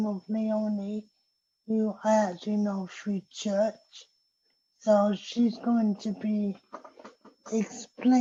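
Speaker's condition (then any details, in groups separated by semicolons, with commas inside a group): Cerebral palsy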